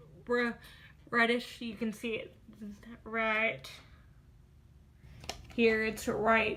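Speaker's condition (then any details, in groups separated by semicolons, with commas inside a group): Cerebral palsy, spastic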